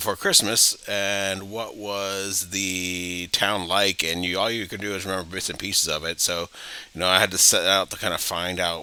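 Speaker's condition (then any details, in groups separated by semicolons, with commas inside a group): No condition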